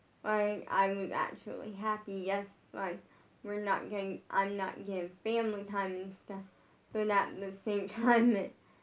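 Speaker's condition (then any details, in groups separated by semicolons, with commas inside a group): Brain injury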